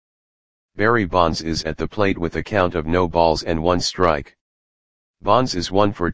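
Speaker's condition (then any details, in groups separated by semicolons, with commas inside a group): No condition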